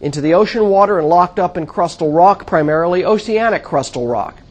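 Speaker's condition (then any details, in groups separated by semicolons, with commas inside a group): No condition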